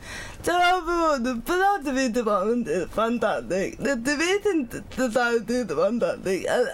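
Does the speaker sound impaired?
Yes: cerebral palsy; cerebral palsy affecting arms and legs, cognitive function unaffected, uses a scribe for study.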